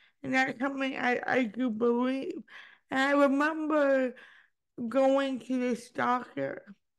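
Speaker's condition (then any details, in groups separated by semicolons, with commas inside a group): Cerebral palsy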